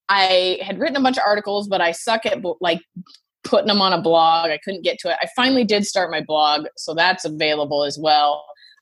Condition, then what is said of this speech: No condition.